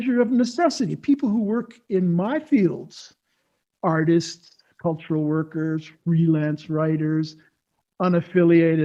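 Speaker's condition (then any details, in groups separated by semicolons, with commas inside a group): No condition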